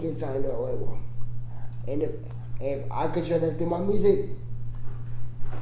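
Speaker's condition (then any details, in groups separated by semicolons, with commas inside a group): Cerebral palsy; congenital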